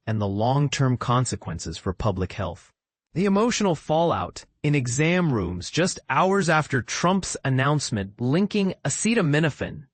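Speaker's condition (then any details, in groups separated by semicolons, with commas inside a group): No condition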